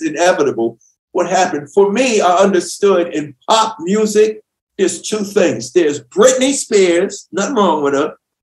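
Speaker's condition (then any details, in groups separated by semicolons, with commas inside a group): No condition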